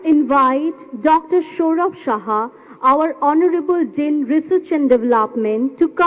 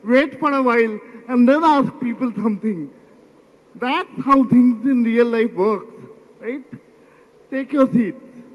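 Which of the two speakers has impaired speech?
The second: cerebral palsy; present from birth, 70% disability, four major surgeries; could not talk properly.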